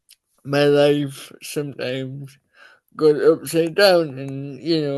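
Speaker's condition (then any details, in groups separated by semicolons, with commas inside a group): Cerebral palsy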